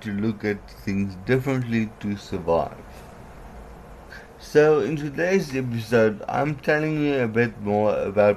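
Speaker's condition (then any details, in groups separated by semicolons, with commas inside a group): Cerebral palsy; uses oxygen machine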